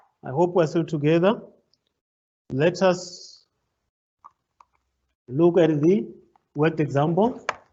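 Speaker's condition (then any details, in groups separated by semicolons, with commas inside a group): No condition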